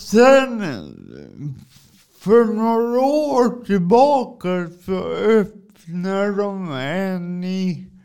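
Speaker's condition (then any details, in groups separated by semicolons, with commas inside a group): Cerebral palsy; drives adapted car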